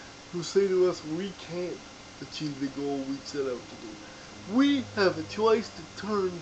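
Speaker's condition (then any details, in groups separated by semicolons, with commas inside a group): Cerebral palsy; diagnosed in infancy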